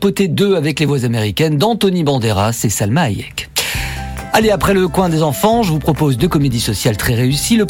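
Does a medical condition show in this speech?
No.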